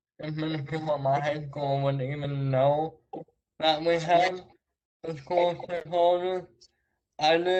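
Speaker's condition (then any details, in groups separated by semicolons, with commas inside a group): Traumatic brain injury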